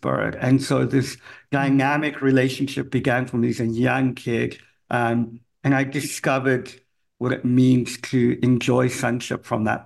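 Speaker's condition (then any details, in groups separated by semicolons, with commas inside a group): Cleft palate; severe speech impediment as a kid, cleft palate impacts ability to speak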